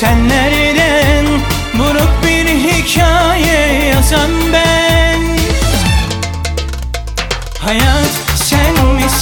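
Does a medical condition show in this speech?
No.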